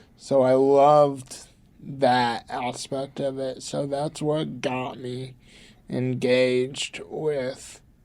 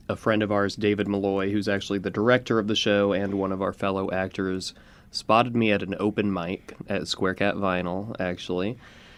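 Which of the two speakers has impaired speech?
The first: cerebral palsy; from birth.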